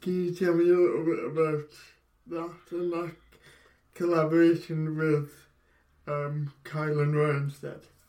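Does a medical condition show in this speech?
Yes: cerebral palsy.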